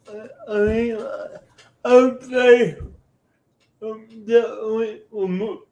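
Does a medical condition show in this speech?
Yes: cerebral palsy.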